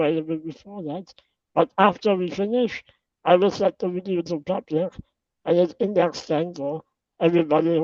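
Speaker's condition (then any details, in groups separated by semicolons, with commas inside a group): Spinal muscular atrophy; from birth, electric wheelchair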